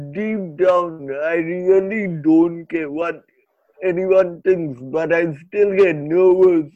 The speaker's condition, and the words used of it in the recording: Cerebral palsy. It's not because of other people, but it's because of the reactive movement that I start shivering and breathing abnormally.